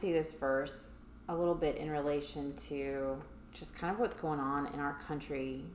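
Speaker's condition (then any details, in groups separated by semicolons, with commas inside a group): No condition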